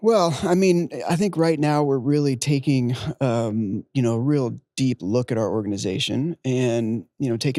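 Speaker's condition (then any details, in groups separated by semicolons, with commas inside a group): No condition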